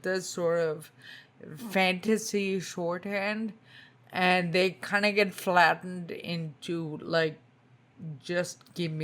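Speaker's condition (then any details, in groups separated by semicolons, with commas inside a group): Spinocerebellar ataxia type 2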